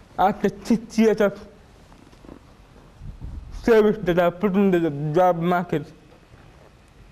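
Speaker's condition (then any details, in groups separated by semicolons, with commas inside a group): Cerebral palsy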